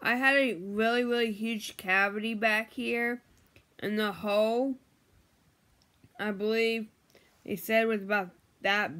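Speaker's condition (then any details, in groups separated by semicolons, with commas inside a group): Brain injury; memory problems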